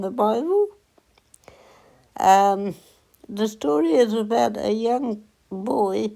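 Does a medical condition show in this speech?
Yes: cerebral palsy; onset at 8 days old.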